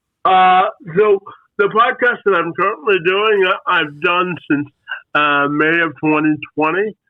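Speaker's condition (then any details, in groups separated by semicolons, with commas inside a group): Spastic quadriplegic cerebral palsy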